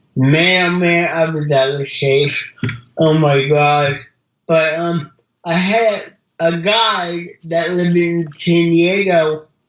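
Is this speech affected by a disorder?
Yes: cerebral palsy; mild speech impediment.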